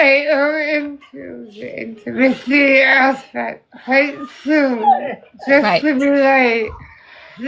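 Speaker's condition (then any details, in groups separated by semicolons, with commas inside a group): Spinal muscular atrophy type 2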